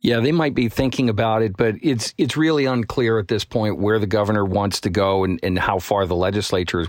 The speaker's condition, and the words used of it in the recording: None; typical speech.